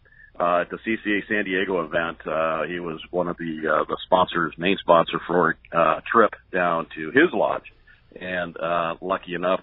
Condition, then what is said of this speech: None; typical speech.